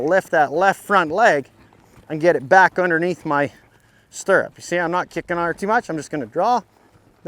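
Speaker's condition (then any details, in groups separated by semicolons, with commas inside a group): No condition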